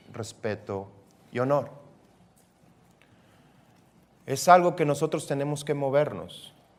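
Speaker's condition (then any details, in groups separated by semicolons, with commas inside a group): No condition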